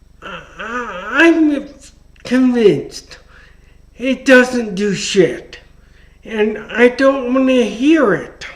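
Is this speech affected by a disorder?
Yes: traumatic brain injury.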